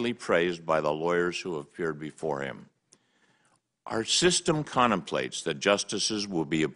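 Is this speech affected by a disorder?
No.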